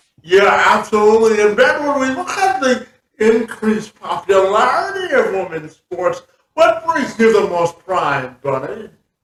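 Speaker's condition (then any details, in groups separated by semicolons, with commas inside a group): Cerebral palsy; from birth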